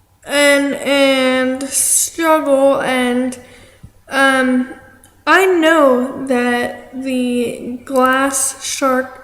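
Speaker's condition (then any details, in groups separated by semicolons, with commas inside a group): Cerebral palsy; affects arm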